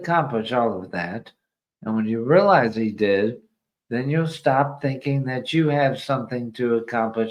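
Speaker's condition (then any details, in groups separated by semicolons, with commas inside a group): ALS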